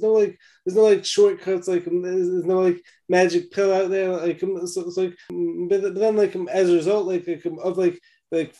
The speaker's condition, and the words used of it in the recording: Stuttering. Please be a little patient in the end, in the beginning, I should say, because you'll see there is a little bit of stuttering, but he gets into a pretty good groove